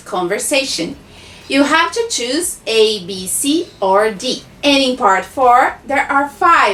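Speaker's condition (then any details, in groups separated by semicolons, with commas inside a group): No condition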